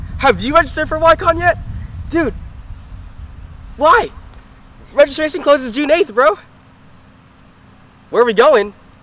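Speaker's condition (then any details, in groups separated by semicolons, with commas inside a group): No condition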